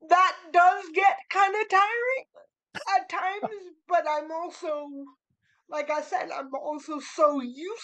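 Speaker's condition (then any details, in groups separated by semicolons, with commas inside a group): Cerebral palsy; spastic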